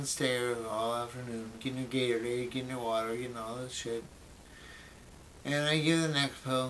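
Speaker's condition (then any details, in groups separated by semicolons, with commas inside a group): Brain injury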